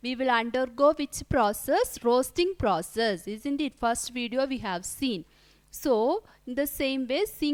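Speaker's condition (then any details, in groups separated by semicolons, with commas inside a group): No condition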